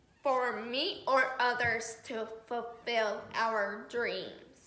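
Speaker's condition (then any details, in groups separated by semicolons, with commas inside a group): Cerebral palsy; affects muscles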